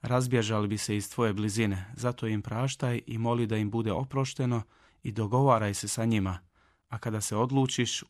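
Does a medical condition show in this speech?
No.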